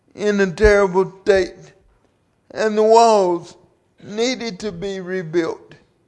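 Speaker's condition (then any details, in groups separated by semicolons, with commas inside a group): Cerebral palsy; due to birth complications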